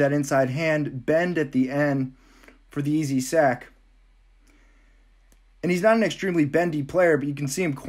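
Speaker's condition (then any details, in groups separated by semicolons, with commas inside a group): No condition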